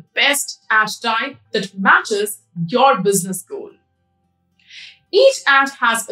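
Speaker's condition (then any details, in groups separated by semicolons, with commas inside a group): No condition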